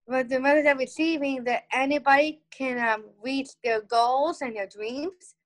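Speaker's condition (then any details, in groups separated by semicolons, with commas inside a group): Down syndrome; from birth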